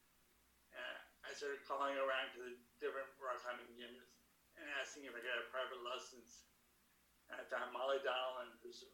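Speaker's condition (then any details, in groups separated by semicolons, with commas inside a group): Young onset Parkinson's disease; at least nine years since diagnosis, on L-dopa, depends on medication to move, deep brain stimulation, protein blocks medication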